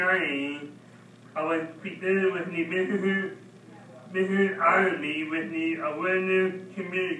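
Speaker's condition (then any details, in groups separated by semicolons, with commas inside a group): Mild cerebral palsy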